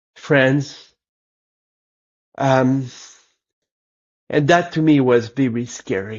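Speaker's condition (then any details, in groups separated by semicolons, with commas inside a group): Cerebral palsy; lifelong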